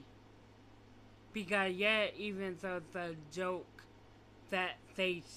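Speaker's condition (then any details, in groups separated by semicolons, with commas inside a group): Mild cerebral palsy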